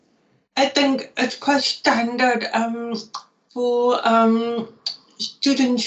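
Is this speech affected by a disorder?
Yes: profoundly deaf; profound deafness.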